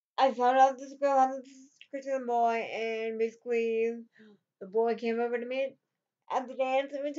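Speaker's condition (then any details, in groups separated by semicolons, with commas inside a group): Cerebral palsy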